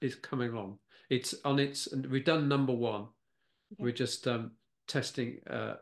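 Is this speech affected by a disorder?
Yes: aphasia after stroke; stroke at age 69, no mobility loss, cannot write scripts; NHS speech therapy after 6-week wait, Anne's kids flashcards, fluctuating first 9 months, gradual improvement; word-finding difficulty, words come slowly or not at all, occasional faltering, less fluent, easier one-on-one.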